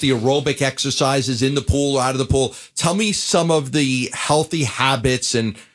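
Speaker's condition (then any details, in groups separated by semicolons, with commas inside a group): No condition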